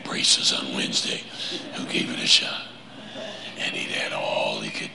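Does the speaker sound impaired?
Yes: laryngeal cancer; cancer recurred at fourth three-month checkup, laryngectomy scheduled, no spread on MRI, PET scans.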